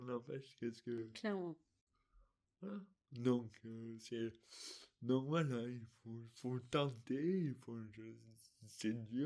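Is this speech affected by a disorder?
Yes: dystonia; articulation difficulties.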